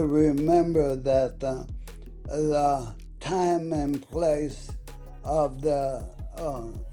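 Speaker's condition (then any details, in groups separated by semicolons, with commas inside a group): ALS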